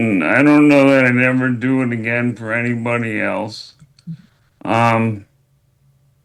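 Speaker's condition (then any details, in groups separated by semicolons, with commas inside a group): ALS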